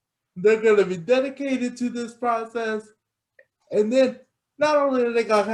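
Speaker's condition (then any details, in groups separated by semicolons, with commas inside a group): Cerebral palsy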